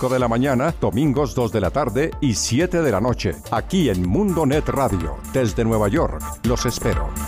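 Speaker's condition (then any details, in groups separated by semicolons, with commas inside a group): No condition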